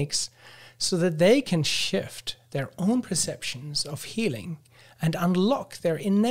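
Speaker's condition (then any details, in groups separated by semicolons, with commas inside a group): No condition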